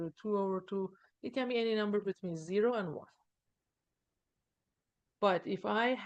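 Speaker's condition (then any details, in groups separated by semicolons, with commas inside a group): No condition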